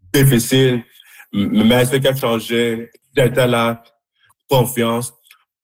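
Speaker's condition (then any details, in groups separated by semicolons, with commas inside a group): Stuttering; since childhood; prolonged sounds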